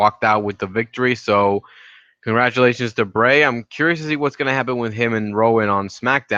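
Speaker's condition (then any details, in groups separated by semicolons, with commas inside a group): No condition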